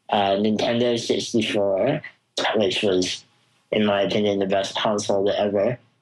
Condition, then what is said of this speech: Spinal muscular atrophy. Like usually I talk to fitness experts and experts in the film editing industries and creative industries and today this guy I'm talking to is kind of kind of mumbly.